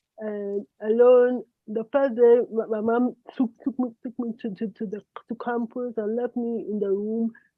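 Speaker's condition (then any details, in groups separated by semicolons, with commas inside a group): Cerebral palsy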